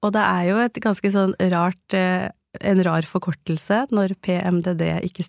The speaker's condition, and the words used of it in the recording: No condition.